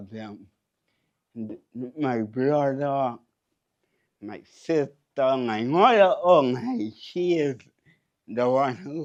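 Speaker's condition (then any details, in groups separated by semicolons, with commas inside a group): Cerebral palsy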